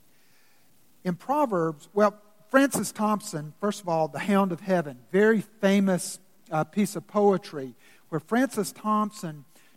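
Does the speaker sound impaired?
No.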